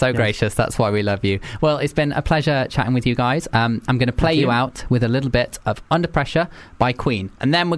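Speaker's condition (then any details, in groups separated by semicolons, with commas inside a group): No condition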